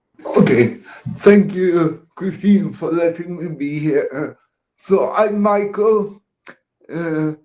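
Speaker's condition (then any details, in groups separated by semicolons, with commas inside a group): Cerebral palsy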